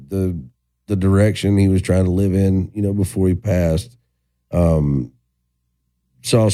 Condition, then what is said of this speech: None; typical speech.